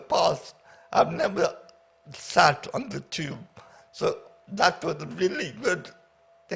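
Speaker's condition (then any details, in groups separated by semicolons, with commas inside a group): Paraplegia with essential tremor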